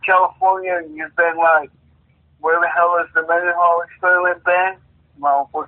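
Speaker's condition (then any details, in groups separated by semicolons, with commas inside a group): Cerebral palsy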